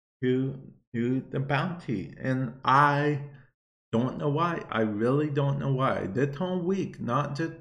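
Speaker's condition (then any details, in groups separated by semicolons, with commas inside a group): Cerebral palsy; affects speech a bit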